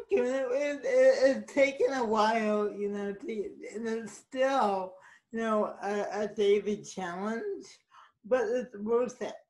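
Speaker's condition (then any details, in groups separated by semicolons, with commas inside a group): Cerebral palsy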